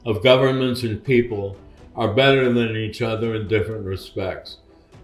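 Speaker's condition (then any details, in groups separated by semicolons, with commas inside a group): Parkinson's disease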